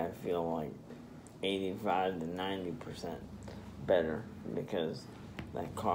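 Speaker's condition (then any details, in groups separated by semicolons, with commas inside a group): Spastic diplegia cerebral palsy; spastic diplegia, uses wheelchair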